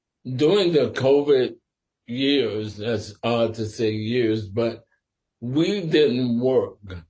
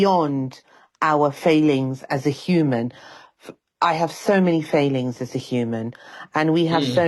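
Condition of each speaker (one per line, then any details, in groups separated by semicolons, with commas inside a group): Sporadic ALS; swallowing and breathing tested; must speak slower and carefully
No condition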